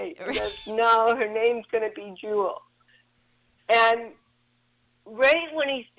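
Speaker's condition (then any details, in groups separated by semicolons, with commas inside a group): Cerebral palsy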